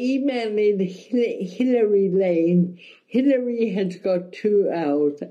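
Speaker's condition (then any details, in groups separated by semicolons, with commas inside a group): Cerebral palsy; mild, wheelchair after long flights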